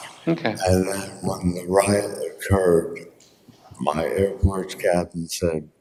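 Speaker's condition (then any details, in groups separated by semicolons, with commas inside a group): Traumatic brain injury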